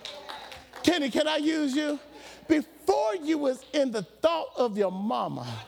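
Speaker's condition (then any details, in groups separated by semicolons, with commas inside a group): No condition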